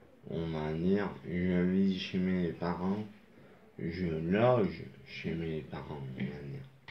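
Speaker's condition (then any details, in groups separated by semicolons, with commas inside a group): Traumatic brain injury; moped accident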